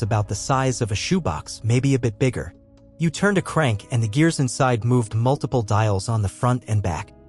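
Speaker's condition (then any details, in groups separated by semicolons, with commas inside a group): No condition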